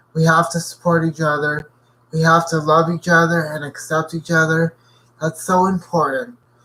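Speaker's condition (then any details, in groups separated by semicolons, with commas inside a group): Cerebral palsy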